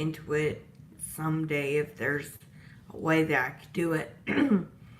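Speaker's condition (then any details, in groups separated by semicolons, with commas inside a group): Disability causing slurred speech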